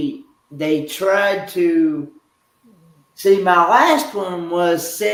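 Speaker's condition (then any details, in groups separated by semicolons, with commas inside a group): Cerebral palsy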